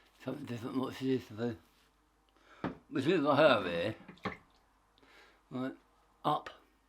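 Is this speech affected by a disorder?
Yes: tongue cancer; half tongue removed.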